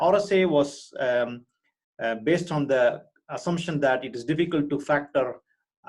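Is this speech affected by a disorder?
No.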